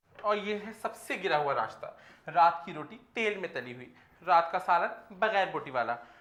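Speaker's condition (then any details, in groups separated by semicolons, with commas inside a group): No condition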